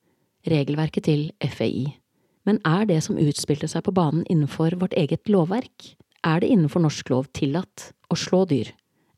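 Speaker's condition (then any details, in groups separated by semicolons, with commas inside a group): No condition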